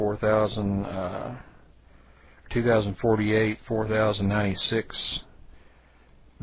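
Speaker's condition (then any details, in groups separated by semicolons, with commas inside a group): No condition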